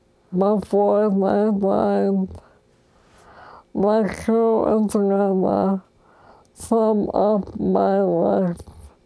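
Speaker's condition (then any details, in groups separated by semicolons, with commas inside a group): ALS; progressive, motorized wheelchair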